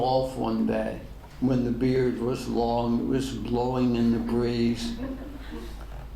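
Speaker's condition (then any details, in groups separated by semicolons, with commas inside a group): ALS; degenerative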